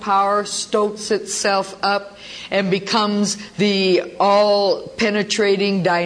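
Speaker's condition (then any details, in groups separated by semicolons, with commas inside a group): No condition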